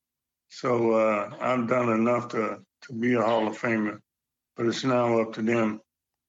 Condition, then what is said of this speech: Parkinson's disease. I got Parkinson's, so I kind of stutter a little bit.